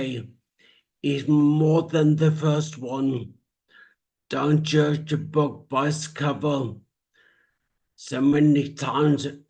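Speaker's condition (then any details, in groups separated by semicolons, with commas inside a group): Traumatic brain injury; speech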